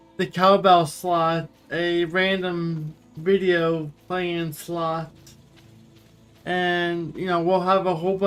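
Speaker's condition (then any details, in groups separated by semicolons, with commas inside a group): Cerebral palsy; wheelchair user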